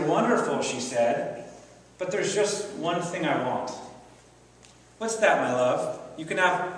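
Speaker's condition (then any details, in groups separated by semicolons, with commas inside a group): No condition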